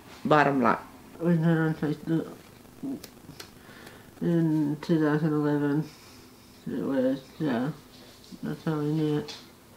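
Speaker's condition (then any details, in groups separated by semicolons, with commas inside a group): Facial paralysis; one side of face paralyzed, lifelong, prenatal cause; unclear speech, somewhat like stuttering but not stuttering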